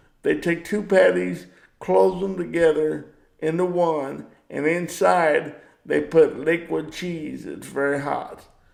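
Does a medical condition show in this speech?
Yes: cerebral palsy; power wheelchair.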